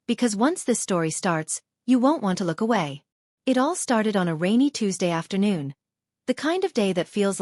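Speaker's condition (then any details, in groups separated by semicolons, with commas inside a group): No condition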